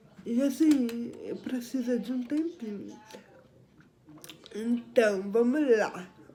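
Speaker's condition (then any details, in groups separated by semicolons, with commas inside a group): Cerebral palsy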